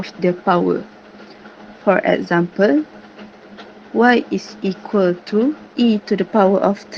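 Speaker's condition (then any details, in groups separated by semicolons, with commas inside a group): No condition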